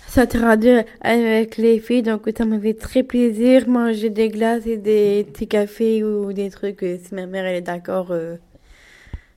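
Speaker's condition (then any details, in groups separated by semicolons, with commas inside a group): Down syndrome (trisomy 21); congenital chromosomal condition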